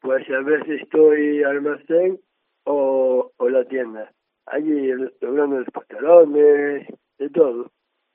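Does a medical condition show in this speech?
Yes: Down syndrome; man aged 37.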